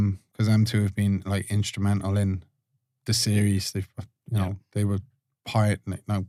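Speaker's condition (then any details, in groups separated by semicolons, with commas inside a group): No condition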